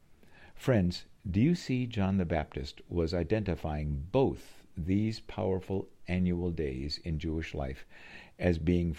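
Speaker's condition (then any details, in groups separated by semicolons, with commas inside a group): No condition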